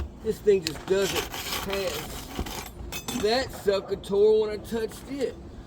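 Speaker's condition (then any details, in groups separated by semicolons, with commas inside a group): No condition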